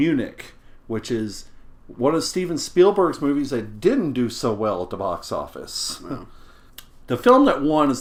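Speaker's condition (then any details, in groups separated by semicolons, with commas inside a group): No condition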